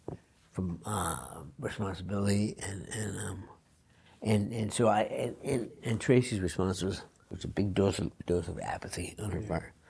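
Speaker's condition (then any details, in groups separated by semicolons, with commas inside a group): Parkinson's disease; quiet speech, listeners lean in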